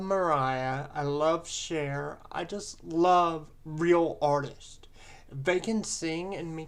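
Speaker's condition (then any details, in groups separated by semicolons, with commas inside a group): Cerebral palsy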